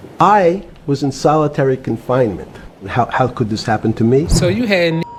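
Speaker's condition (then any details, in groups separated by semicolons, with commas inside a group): No condition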